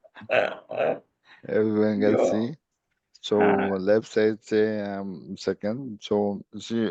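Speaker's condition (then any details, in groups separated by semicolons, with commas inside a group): ALS; about six years with condition; speech improved a little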